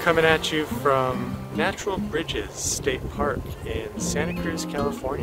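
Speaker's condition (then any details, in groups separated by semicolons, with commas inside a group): No condition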